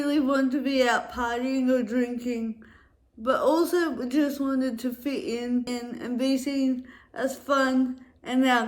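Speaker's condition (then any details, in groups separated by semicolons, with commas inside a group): Cerebral palsy; affects walking and speech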